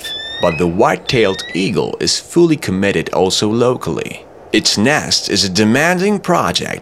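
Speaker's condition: No condition

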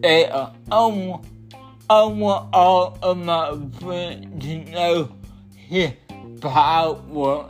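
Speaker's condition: Cerebral palsy

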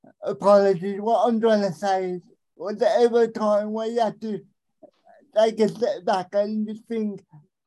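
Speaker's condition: Cerebral palsy; stutters a lot

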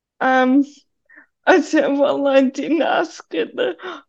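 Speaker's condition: Cerebral palsy; needs hand to hold on steep stairs

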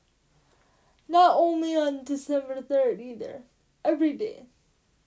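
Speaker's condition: Cerebral palsy; since birth

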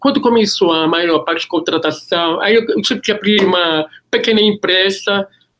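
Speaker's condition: Congenital deafness, Usher syndrome; born deaf

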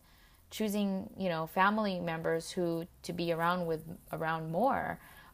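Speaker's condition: No condition

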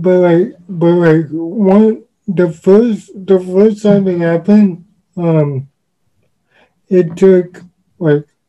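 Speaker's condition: Cerebral palsy; uses wheelchair

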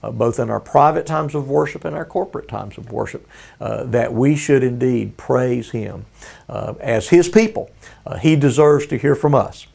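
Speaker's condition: No condition

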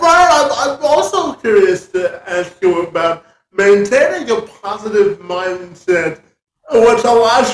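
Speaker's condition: Cerebral palsy; cerebral palsy from birth

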